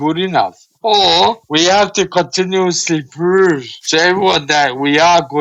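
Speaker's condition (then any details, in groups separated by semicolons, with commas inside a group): Cerebral palsy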